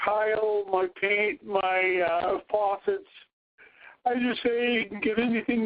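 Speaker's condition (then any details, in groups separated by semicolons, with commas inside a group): Cerebral palsy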